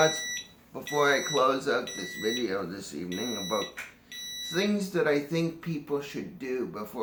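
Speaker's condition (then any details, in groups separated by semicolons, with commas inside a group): Cerebral palsy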